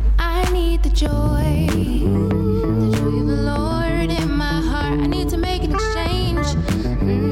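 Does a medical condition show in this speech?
No.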